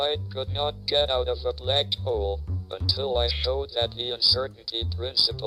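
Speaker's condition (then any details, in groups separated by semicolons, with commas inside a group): ALS, speech-generating device; advanced, very long survival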